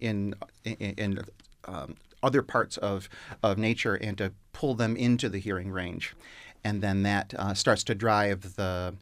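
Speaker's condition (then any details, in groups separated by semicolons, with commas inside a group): Stuttering; severe stuttering from birth, intellectual muscle-control technique learned at age 11; still uses conscious control of speech muscles while talking; as fluent as normally disfluent speakers when using control, singing bypasses stuttering, earlier speaking distressing; repeated words, blocks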